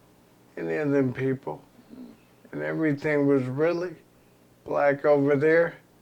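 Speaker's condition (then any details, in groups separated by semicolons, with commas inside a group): ALS; progressive terminal illness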